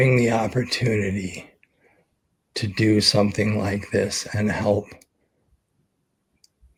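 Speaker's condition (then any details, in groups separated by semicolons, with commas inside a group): ALS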